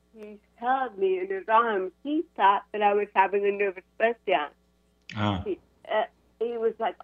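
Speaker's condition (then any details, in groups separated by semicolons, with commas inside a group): Cerebral palsy; diagnosed at UCLA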